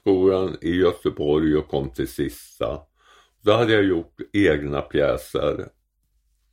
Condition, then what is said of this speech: Tongue cancer surgery. Eh, jag har halv tunga eh, efter en cancer, säger jag.